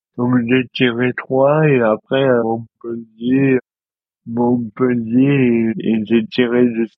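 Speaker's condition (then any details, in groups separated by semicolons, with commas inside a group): Dystonia; present since birth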